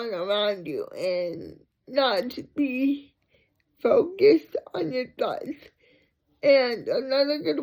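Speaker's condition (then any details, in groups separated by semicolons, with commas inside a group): Cerebral palsy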